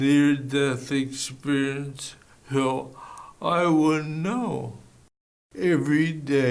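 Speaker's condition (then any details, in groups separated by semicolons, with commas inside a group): ALS; bulbar onset, slurred speech first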